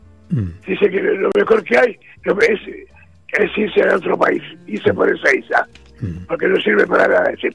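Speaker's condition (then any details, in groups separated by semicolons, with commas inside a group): Throat cancer, vocal cords removed; vocal cords surgically cut; about a year and a half since surgery, recovering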